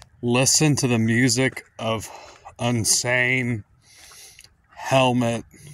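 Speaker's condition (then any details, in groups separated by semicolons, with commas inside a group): No condition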